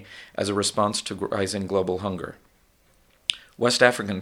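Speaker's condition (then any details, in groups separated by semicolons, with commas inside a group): No condition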